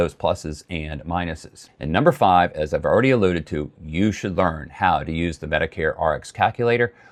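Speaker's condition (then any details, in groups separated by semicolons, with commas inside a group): No condition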